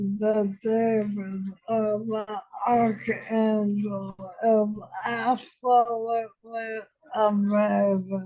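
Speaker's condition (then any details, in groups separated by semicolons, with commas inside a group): ALS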